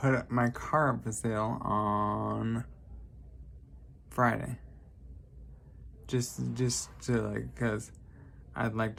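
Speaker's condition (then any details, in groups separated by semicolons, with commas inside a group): Traumatic brain injury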